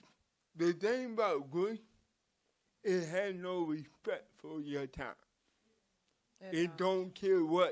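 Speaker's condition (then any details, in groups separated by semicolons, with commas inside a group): Cerebral palsy; from birth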